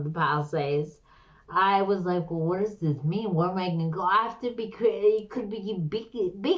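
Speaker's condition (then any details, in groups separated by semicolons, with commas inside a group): Slurred speech; slurred, stroke-like speech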